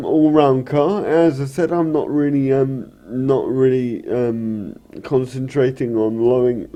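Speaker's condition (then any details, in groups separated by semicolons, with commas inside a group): Cerebral palsy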